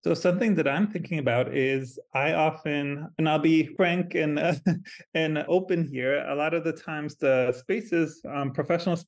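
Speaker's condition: No condition

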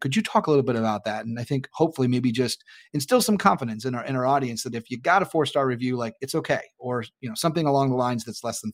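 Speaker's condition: No condition

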